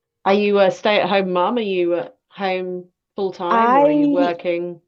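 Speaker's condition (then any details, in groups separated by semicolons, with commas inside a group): No condition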